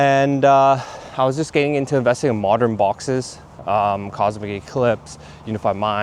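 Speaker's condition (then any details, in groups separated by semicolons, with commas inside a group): No condition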